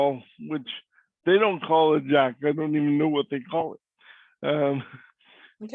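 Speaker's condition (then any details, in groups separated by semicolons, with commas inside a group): Cerebral palsy; voice is different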